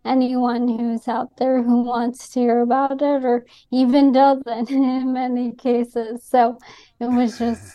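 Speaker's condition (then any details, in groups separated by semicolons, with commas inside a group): ALS; symptom-directed treatments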